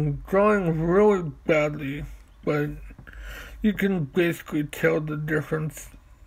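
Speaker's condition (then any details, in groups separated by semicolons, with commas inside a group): Mobius syndrome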